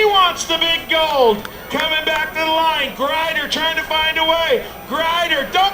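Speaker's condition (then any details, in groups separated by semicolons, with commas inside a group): No condition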